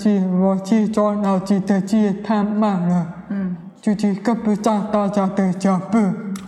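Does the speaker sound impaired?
Yes: hearing impairment; wears hearing aid, hears car horns and ambulance sirens with hearing aid; speech not very clear, others may not understand her.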